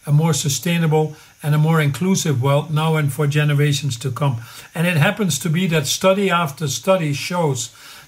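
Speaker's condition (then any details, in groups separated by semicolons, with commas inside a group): No condition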